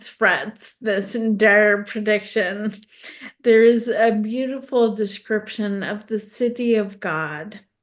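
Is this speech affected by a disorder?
Yes: ALS; progressive neurological disease, repeated falls on walks from about two years ago, tongue fasciculations, specialist-confirmed diagnosis.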